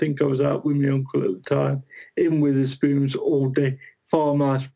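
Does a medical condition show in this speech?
Yes: cerebral palsy; from birth, brain starved of oxygen at birth, surviving twin, birth weight one pound; non-progressive but body prematurely ageing, physically getting gradually worse, increasingly physically unable.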